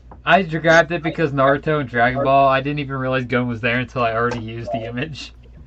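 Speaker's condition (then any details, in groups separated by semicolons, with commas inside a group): No condition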